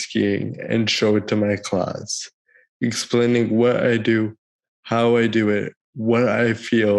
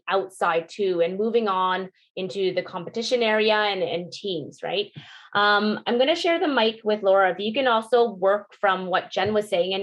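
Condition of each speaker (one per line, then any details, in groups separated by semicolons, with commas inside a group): Cerebral palsy; present from birth
No condition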